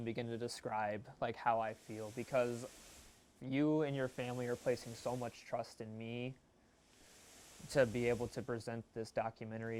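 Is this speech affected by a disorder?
No.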